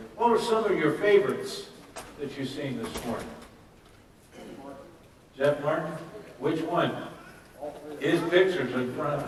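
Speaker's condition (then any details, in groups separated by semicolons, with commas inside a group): No condition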